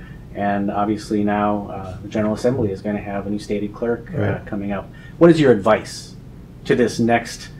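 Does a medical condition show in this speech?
No.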